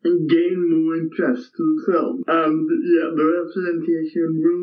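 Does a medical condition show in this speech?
Yes: cerebral palsy; cerebral palsy from brain damage at birth, physical only, affects walking and balance; speech impairment, affects speech and swallowing.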